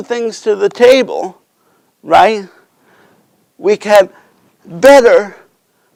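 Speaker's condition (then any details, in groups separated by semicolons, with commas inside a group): Cerebral palsy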